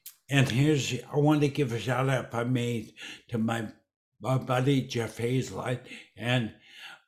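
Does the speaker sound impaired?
Yes: dysarthria; ruptured brain aneurysm then massive stroke two weeks later, stroke at age 47, initially half paralyzed, cannot walk; speech deficit, swallow deficit interrupts speaking.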